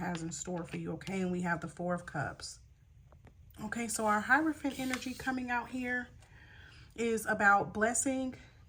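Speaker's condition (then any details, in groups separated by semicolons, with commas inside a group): No condition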